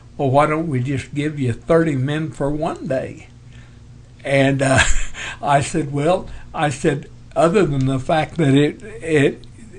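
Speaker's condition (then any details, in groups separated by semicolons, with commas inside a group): Parkinson's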